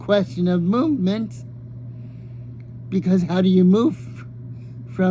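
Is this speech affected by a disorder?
Yes: cerebral palsy; ankle deformity.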